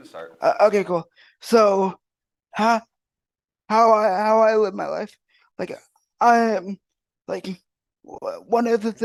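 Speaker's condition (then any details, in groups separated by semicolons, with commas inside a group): Cerebral palsy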